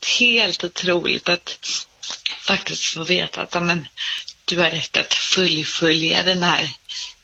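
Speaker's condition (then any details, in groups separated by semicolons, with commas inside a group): Cerebral palsy; congenital, motor effects, walks and stands, whole body somewhat affected, poorer balance; speech slightly affected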